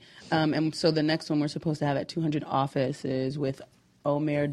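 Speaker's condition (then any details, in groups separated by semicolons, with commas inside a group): No condition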